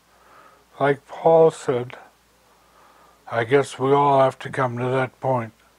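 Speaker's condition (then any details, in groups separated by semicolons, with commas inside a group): Stroke; stroke at age 78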